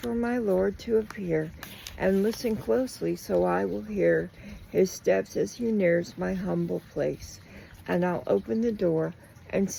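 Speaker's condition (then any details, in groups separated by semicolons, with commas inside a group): Cerebral palsy; speech noticeably atypical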